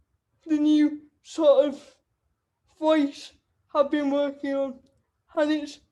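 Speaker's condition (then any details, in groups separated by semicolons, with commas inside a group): Cerebral palsy; wheelchair user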